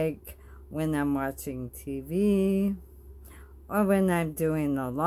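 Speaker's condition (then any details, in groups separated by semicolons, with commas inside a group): Bulbar ALS; bulbar onset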